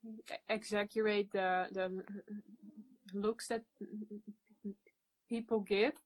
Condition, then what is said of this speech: Stuttering. I would like to be more in control and just stutter when I feel like it.